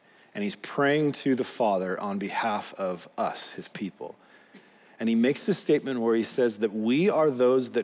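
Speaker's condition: No condition

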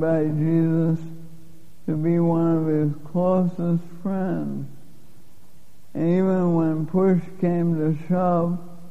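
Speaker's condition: Lou Gehrig's disease; given 3 to 5 years to live

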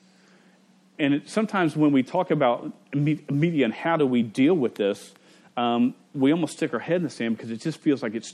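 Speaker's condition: Stutter; stutter since age five, persisting through adulthood; stutters while giving a talk to parents; at times blocks and cannot say own name; repeated sounds

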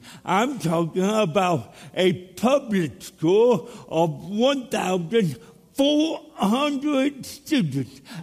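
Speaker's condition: Cerebral palsy; stillborn, born dead first 18 minutes of life

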